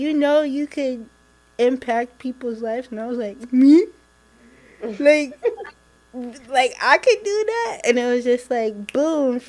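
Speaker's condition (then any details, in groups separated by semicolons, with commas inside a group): Cerebral palsy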